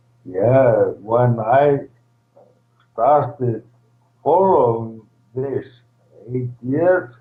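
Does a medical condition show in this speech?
Yes: ALS, primary lateral sclerosis, PLS.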